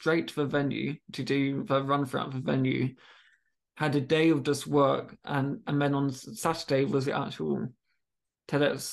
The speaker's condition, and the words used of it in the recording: Stuttering. Like when I'm in the zone at work or in certain settings, my stammer is absolutely fine.